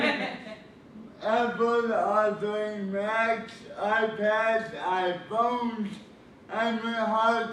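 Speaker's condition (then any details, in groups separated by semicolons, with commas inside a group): Cerebral palsy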